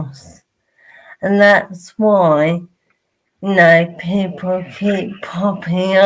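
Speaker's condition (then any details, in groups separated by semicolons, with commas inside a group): Motor neurone disease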